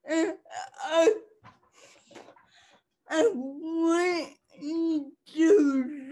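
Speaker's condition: Cerebral palsy; cerebral palsy since childhood

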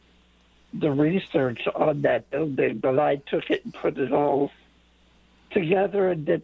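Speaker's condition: Late-onset Pompe disease; onset age 5-6

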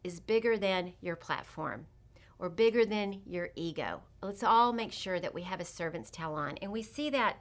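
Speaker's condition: No condition

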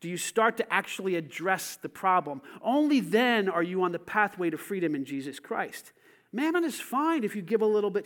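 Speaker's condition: No condition

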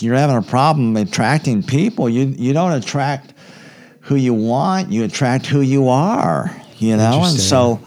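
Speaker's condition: Cleft palate; congenital, very severe

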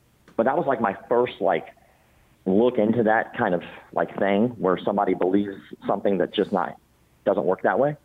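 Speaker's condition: Cleft palate; congenital

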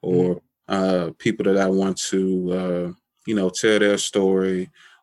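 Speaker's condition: No condition

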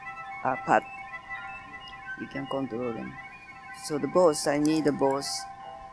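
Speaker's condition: No condition

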